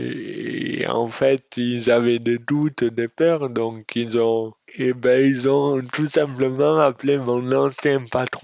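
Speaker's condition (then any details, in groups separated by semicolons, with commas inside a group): Dystonia; speech disorder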